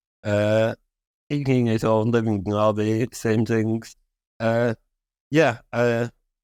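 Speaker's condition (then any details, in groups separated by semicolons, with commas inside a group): Spinal muscular atrophy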